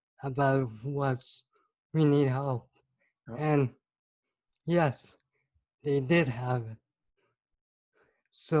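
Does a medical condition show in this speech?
Yes: cerebral palsy.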